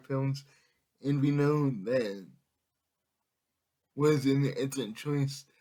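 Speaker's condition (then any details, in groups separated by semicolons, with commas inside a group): Cerebral palsy; affects all muscles; able to speak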